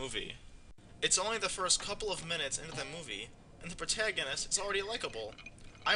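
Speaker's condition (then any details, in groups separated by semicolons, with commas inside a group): No condition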